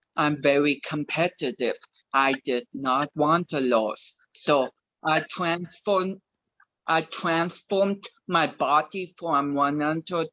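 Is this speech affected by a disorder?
Yes: cerebral palsy; speech affected.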